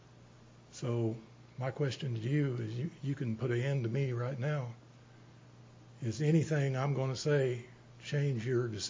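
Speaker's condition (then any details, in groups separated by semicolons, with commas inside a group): Parkinson's disease, stage 3; not speaking too fast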